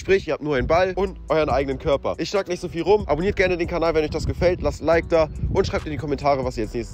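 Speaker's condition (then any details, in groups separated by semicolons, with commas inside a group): No condition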